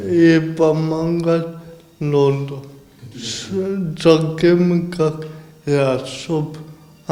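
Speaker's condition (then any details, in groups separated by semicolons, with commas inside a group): Cerebral palsy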